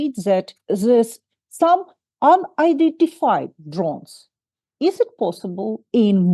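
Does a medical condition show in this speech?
No.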